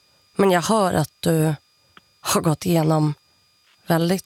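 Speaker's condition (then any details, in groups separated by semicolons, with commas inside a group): No condition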